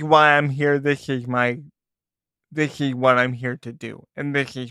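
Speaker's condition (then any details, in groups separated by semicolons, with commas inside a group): Cerebral palsy; spastic quadriplegic cerebral palsy, all four limbs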